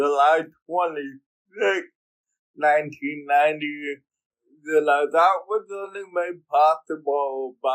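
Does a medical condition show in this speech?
Yes: cerebral palsy; speech therapy in childhood.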